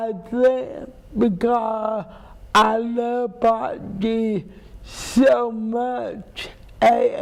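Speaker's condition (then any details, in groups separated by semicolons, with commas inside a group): Cerebral palsy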